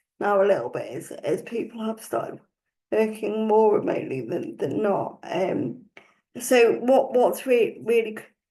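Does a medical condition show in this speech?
Yes: cerebral palsy.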